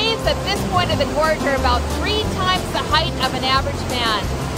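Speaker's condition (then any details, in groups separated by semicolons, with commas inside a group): No condition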